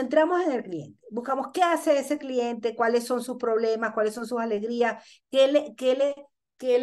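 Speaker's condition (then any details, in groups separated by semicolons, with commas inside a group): No condition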